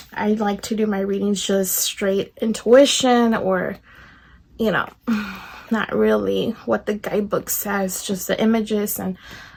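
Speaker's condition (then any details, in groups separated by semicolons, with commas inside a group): No condition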